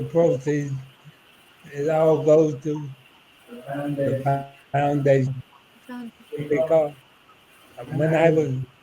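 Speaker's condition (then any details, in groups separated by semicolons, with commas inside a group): ALS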